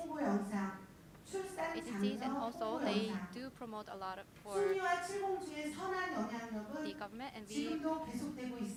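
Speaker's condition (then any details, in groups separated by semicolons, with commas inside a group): No condition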